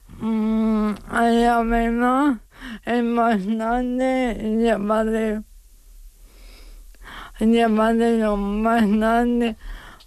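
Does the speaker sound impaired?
Yes: ALS; diagnosed at about age 35; several years since diagnosis, slower progression, 24-hour care except sleep, caregiver helps mobility, hospital general rehabilitation.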